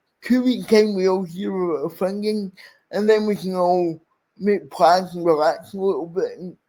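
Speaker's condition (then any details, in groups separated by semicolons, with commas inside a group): Cerebral palsy; speech impairment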